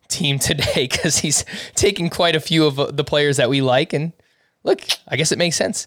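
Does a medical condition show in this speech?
No.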